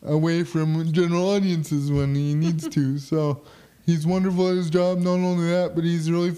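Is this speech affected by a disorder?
Yes: quad spastic cerebral palsy; spastic quadriplegic cerebral palsy, uses power wheelchair; chronic pain, ongoing spasticity, spastic laughter.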